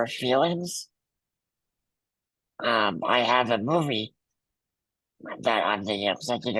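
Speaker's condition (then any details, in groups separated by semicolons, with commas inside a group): Muscular dystrophy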